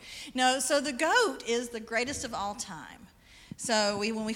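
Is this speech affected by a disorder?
No.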